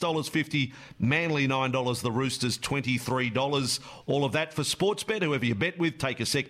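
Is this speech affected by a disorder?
No.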